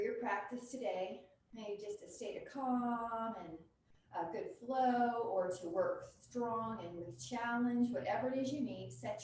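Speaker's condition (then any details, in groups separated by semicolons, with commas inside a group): No condition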